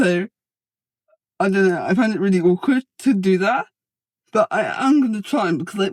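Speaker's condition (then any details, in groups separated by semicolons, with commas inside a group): Cerebral palsy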